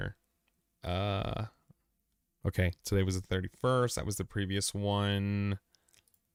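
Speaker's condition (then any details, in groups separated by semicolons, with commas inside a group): No condition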